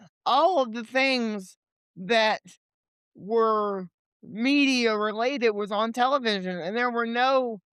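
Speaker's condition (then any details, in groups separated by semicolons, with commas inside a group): Cerebral palsy; limited mobility, legs; age 28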